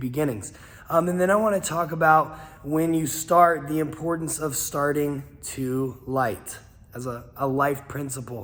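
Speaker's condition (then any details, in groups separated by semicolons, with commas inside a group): No condition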